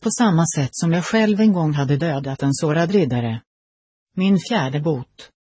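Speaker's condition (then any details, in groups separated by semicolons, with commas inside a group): No condition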